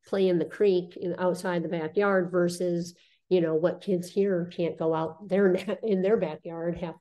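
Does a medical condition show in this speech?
Yes: cleft lip and palate; spoke funny and whistled before reconstruction at 17.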